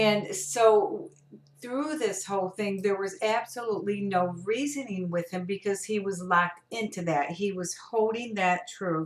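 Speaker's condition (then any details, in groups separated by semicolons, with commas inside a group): No condition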